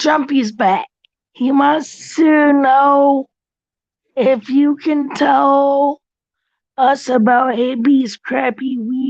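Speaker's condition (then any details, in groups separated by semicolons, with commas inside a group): Cerebral palsy; tracheotomy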